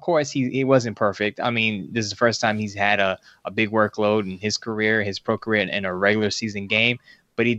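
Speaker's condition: No condition

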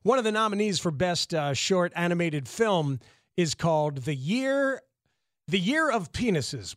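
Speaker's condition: No condition

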